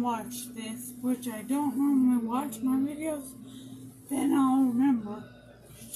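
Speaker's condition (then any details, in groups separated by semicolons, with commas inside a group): Brain injury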